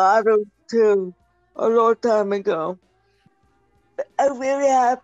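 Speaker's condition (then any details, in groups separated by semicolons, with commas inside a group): Cerebral palsy; age 61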